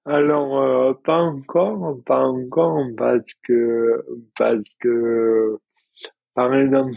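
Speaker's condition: Dystonia; rare neurological dystonia, involuntary muscle contractions, onset in childhood, daily physical effort, heavier for past 5 years; receives injections, more pain before injection, improved balance, no longer falls

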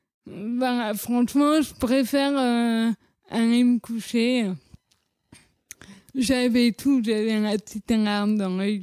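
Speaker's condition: Cerebral palsy; childhood speech

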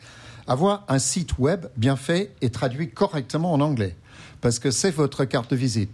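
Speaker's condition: No condition

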